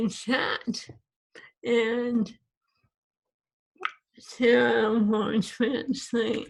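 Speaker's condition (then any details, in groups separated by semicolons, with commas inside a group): ALS; swallowing lost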